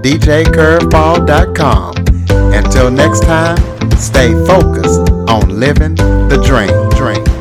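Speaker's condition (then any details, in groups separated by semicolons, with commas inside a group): No condition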